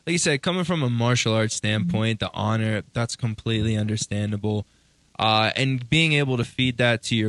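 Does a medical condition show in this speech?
No.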